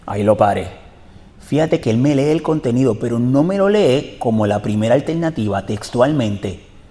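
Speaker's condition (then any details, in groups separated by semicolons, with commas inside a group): No condition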